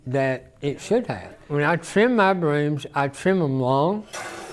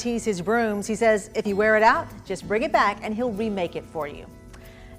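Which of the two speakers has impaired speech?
The first: stage 4 tongue cancer; diagnosed about 10 years ago, stage 4 at diagnosis.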